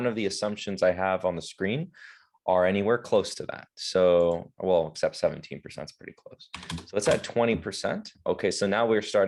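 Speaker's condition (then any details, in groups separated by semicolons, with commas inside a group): No condition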